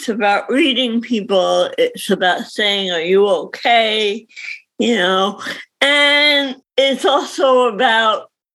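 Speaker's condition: Cerebral palsy; reading disability

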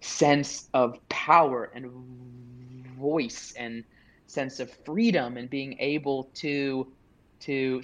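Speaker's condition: Stuttering; onset at age 3-4, strong fear of speaking; openly stutters, self-advertises, past speech programs, support groups, self-help; broken-up speech at times; prolonged sounds

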